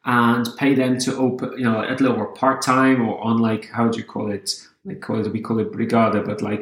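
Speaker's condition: No condition

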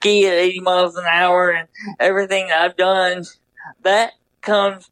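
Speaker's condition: Double hemiplegia cerebral palsy

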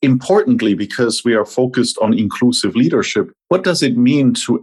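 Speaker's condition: No condition

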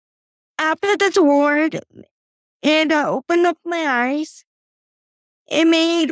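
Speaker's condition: Cerebral palsy; walks with walker

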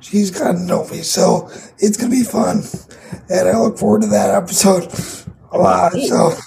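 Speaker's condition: Cerebral palsy; trouble walking

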